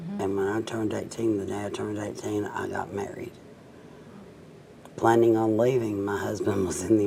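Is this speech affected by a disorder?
Yes: cerebral palsy, mild.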